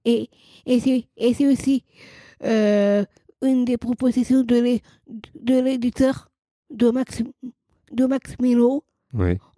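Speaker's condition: Down syndrome, trisomy 21

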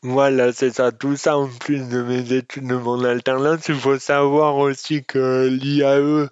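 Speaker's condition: Dystonia; congenital

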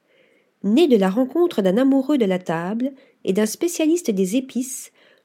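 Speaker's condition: No condition

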